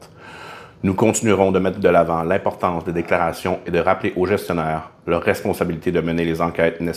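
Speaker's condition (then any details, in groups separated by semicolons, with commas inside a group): No condition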